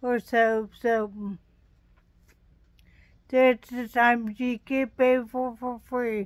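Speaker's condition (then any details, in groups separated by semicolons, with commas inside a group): Traumatic brain injury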